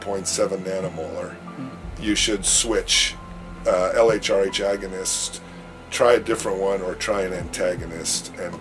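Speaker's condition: No condition

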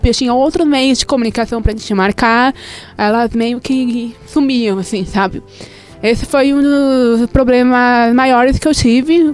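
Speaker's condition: Deafness, profound left, severe right

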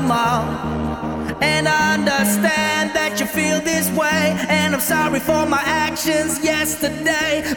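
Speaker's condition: No condition

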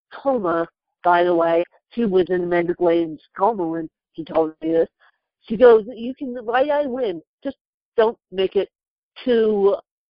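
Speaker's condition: Cerebral palsy; can type but very slowly

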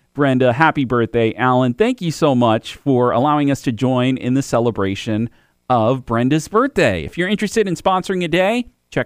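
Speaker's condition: No condition

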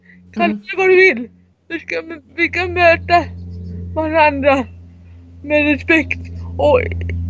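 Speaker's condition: Cerebral palsy; severe, wheelchair user

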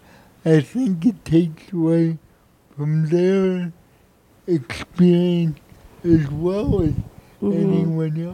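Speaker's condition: Cerebral palsy; no medication

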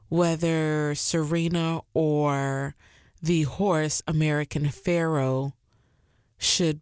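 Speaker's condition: No condition

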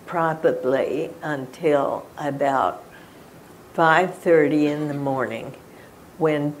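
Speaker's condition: Spasmodic dysphonia; injections allow continued radio broadcasting

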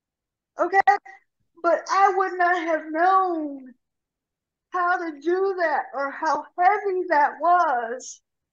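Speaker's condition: Cerebral palsy; formerly monthly falls needing engine 6 lift assists

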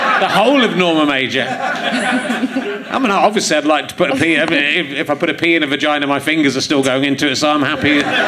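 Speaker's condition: No condition

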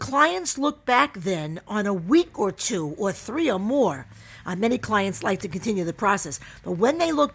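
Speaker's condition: No condition

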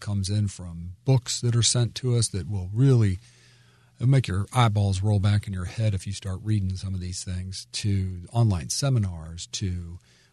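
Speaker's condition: No condition

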